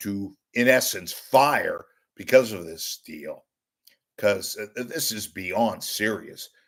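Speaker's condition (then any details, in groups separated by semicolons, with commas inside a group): No condition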